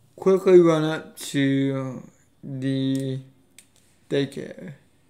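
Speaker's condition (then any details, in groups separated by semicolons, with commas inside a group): Cerebral palsy; affects legs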